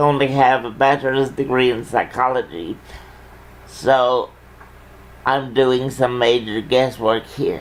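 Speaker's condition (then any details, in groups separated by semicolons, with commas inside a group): Cerebral palsy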